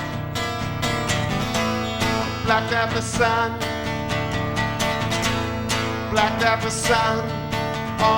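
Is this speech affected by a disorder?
No.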